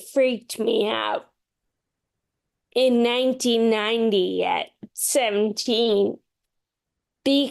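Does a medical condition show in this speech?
Yes: Friedreich's ataxia; progressive.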